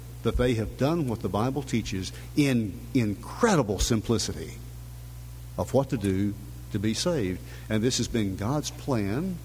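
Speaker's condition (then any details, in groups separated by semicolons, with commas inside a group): No condition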